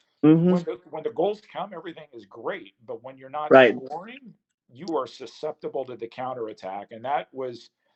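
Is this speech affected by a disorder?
No.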